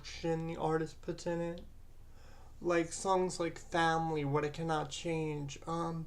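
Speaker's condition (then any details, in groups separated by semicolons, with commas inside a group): Cerebral palsy; present from birth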